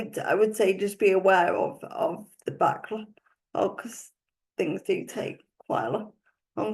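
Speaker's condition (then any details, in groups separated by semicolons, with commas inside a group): Cerebral palsy; full-time wheelchair user, needs assistance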